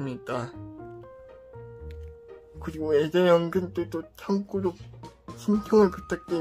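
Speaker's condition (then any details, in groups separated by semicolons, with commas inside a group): Cerebral palsy; brain lesion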